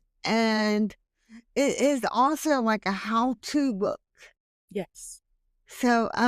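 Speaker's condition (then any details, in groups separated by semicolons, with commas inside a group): Hemiplegic cerebral palsy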